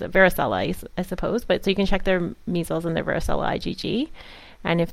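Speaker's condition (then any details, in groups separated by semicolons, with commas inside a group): No condition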